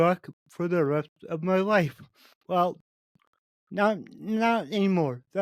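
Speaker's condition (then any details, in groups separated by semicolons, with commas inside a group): Cerebral palsy; speech improving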